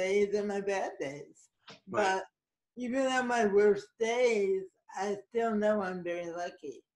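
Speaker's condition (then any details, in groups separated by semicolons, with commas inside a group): Cerebral palsy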